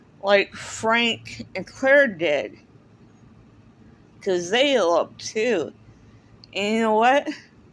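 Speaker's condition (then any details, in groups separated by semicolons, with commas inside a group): Cerebral palsy; speaks differently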